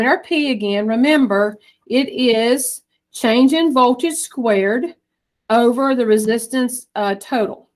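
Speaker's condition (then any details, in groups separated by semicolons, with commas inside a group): No condition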